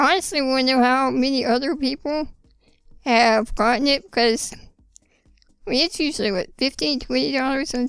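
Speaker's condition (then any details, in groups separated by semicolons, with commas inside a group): Spinal muscular atrophy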